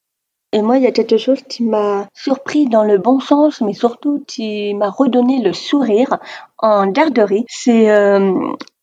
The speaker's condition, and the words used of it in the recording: Deafness. Je suis oraliste, je signe aussi un petit peu, du moins je pratique un petit peu la langue